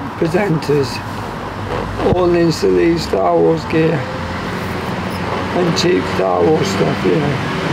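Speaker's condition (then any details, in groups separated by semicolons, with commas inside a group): Motor neurone disease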